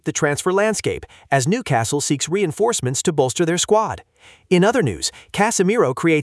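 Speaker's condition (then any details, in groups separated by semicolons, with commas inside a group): No condition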